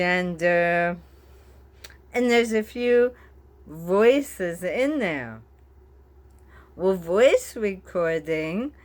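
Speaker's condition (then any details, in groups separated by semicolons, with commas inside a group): Bulbar ALS, bulbar onset; still speaks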